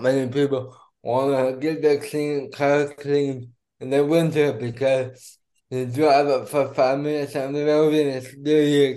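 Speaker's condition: Cerebral palsy; physical therapy when younger

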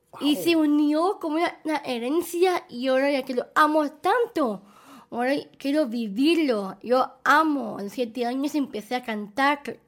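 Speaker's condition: Down syndrome; present from birth

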